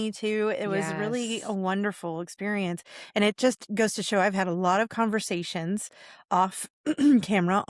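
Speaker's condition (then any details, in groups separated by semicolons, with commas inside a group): No condition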